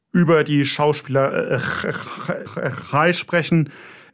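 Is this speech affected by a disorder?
Yes: stuttering; developmental, lifelong, possibly inherited, father stuttered, brother fluent, logopedic speech therapy, constant since second grade; frequent word and phrase repetitions, repeated filler interjections, part-word repetitions; here blocks.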